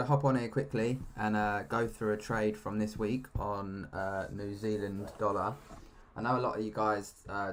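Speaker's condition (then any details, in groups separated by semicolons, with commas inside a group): No condition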